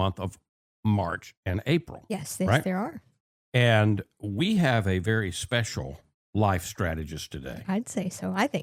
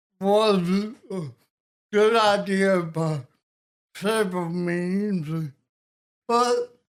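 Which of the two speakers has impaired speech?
The second: cerebral palsy; affects balance, fine motor; diagnosed age 2; speech impediment, often hard to understand.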